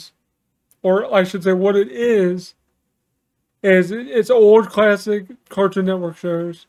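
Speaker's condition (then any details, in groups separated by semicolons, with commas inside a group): Cerebral palsy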